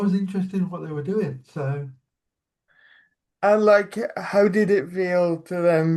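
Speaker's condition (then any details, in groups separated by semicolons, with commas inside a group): Cerebral palsy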